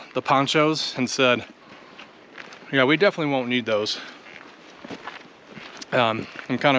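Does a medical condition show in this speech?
No.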